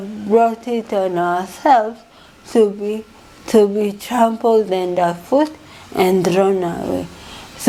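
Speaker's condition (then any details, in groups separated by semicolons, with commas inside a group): Cerebral palsy; from birth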